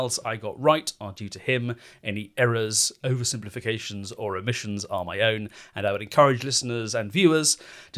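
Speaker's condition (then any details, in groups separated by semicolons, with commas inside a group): No condition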